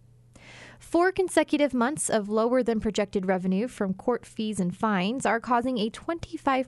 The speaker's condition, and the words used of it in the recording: No condition.